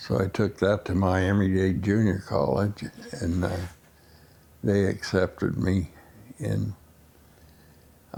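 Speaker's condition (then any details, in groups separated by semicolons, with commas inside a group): Essential tremor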